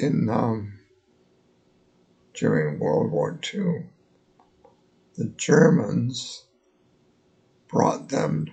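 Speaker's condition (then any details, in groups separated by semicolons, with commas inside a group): Multiple sclerosis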